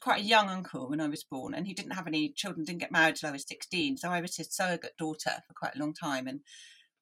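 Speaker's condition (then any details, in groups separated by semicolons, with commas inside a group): Deafness; listening took effort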